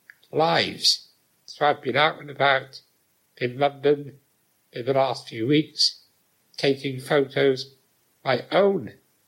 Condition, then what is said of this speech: Muscular dystrophy. With my disability, my voice is also weak, my breathing's weak, so I need the dictation to be as productive and accurate as